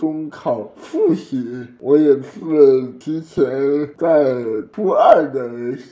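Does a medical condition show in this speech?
Yes: cerebral palsy; birth asphyxia, blue at birth, over ten minutes of resuscitation, diagnosed in infancy at provincial hospital, legs affected, early rehabilitation, learned to walk; walks, has played basketball, earns a living with keyboard and mouse; some words unclear despite great effort to speak clearly, edited for fluency, childhood drooling from delayed saliva swallowing.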